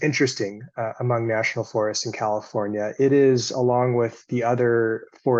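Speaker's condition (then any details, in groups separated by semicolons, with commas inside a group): No condition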